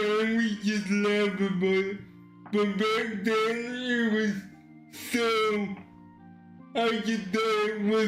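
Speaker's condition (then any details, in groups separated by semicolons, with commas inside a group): Cerebral palsy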